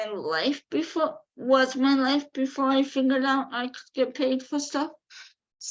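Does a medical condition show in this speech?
Yes: cerebral palsy.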